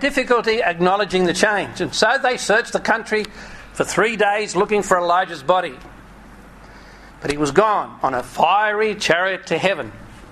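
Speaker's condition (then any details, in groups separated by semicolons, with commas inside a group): No condition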